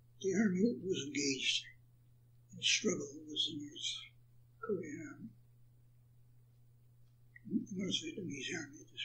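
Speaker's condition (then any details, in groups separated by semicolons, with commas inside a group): Parkinson's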